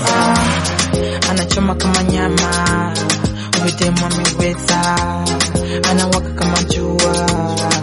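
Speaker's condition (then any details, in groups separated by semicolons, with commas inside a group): No condition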